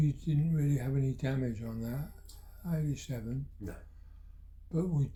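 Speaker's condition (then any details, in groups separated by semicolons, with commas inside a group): Parkinson's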